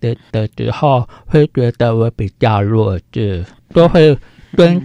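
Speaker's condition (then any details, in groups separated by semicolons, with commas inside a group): Hearing impairment; spoken clarity below typical speakers, spoken language learned with difficulty in childhood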